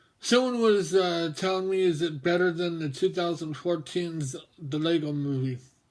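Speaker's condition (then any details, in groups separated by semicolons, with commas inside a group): Mobius syndrome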